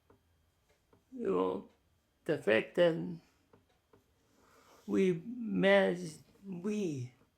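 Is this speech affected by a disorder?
Yes: ALS.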